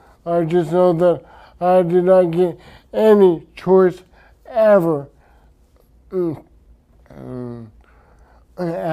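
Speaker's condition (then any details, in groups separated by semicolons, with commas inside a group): Traumatic brain injury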